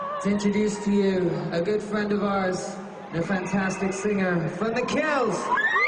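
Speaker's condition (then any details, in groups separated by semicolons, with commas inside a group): No condition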